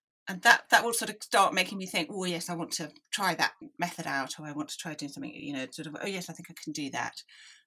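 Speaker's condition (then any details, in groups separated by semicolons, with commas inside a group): Deafness; analog hearing aids in childhood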